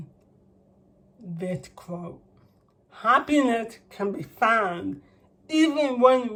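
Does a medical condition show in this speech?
Yes: cerebral palsy.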